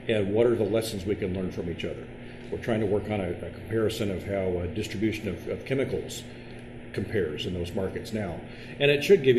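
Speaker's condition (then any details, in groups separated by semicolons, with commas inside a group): No condition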